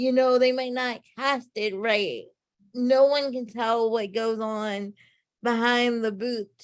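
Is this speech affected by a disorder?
Yes: cerebral palsy; spastic type, from birth, cannot walk, withered hands.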